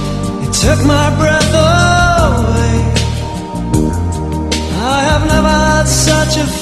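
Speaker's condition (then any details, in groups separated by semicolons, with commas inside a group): No condition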